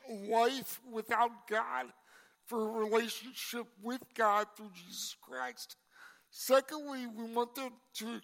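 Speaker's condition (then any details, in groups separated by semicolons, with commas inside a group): Cerebral palsy; congenital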